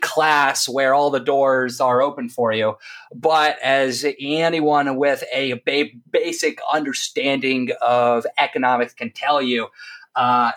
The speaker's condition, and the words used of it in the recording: Stuttering. A thing you and your listeners might be able to pick up on is that I have a stutter.